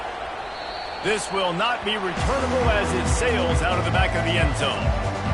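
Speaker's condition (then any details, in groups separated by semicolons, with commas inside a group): No condition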